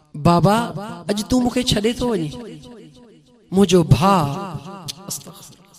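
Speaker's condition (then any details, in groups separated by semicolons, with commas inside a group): No condition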